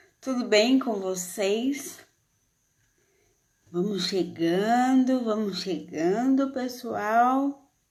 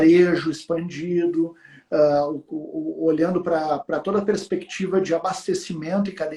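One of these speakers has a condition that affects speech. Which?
The first: cerebral palsy; present since birth, uses wheelchair.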